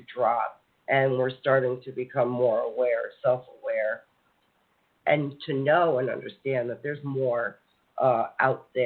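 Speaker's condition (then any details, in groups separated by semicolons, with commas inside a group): No condition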